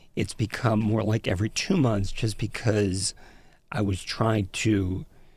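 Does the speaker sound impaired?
Yes: spasmodic dysphonia; abductor form laryngeal dystonia, brainstem interference causing laryngeal muscle spasms, onset past few years, worsened by stress; Botox throat injections into vocal cord muscle from Andrew Blitzer, conservative dosing avoids airway closure; labored delivery, words slurring, lost range and inflection, runs out of breath, sounds near last breath.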